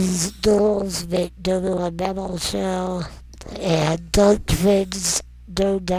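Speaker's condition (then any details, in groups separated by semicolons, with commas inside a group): Non-progressive muscular dystrophy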